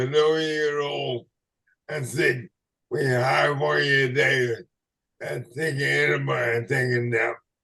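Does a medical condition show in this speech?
Yes: ALS/MND.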